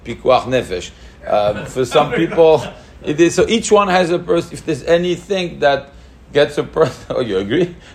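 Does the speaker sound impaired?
No.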